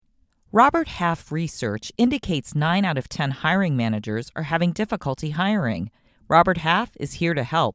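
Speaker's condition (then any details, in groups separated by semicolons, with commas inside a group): No condition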